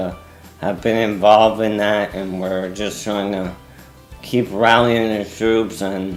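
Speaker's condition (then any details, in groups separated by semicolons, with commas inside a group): ALS; arms too weak to use, young-adult onset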